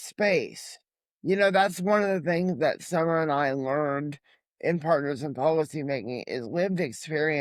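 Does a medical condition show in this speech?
Yes: cerebral palsy; lifelong wheelchair user.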